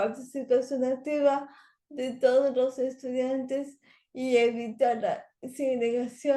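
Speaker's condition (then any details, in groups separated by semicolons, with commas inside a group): Cerebral palsy; language areas of brain affected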